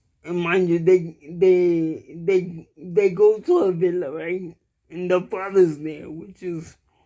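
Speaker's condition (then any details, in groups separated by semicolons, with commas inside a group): Cerebral palsy; cannot walk, uses wheelchair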